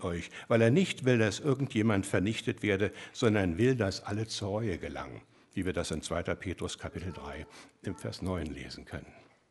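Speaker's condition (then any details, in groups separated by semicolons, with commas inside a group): No condition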